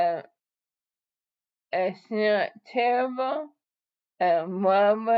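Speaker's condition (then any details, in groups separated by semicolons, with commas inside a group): ALS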